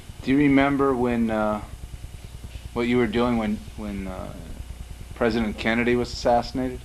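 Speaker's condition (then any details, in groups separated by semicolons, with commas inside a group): No condition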